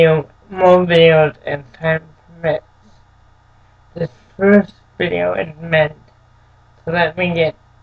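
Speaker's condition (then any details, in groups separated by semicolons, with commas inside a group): Cerebral palsy; present from birth, affects movement and speech; speaks slightly differently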